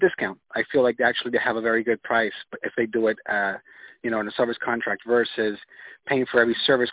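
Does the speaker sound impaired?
No.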